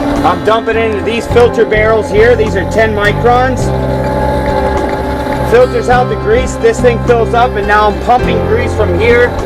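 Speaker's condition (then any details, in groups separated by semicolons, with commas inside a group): No condition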